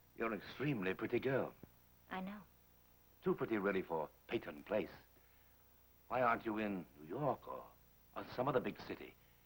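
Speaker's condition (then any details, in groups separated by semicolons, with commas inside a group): No condition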